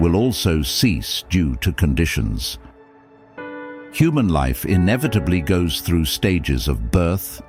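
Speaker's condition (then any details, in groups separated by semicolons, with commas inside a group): No condition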